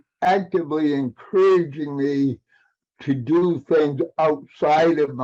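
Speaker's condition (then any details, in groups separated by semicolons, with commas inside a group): Cerebral palsy; aging adult, past 40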